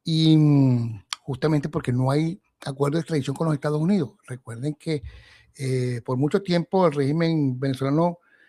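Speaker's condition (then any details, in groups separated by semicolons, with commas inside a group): No condition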